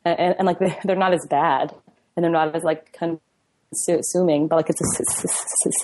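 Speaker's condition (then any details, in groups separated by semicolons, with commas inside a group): Stuttering; stuttering for many years, highly variable; recently having hard times with stuttering; stuttering varies over time; repeated sounds, prolonged sounds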